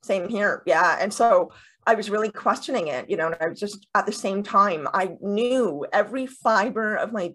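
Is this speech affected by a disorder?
Yes: deafness with cochlear implants; second implant surgery later.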